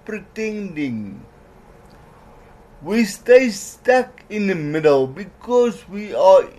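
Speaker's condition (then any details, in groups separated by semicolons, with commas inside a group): Cerebral palsy; legs affected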